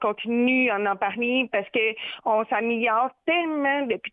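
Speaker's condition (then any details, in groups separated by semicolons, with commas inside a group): Deafness with cochlear implant; familial deafness; hard of hearing with implant, hears nothing without it, trouble with phone, deep voices, fast talkers; phone hard to understand, especially deep male voices, fast or quiet speakers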